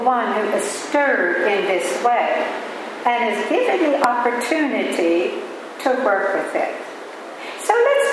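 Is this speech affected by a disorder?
No.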